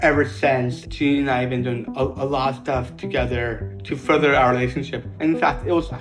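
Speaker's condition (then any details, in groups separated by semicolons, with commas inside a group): Down syndrome; genetic, third copy of chromosome 21; takes longer to do and learn things, slower pace, slower mentality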